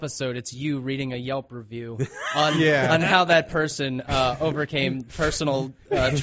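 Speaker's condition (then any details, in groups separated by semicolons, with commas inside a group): No condition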